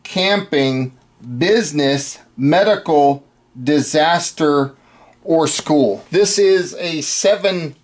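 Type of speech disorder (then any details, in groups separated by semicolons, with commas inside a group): None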